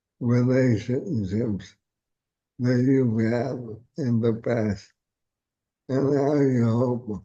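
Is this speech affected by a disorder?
Yes: ALS.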